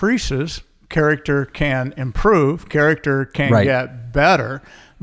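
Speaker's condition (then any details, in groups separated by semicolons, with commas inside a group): No condition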